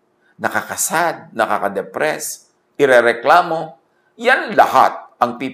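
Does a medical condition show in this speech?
No.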